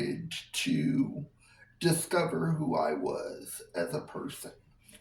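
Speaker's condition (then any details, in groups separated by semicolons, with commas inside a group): Cerebral palsy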